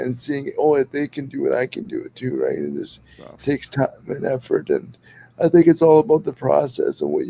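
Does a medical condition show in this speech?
Yes: cerebral palsy.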